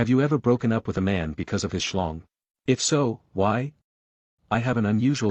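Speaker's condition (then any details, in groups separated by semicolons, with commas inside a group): No condition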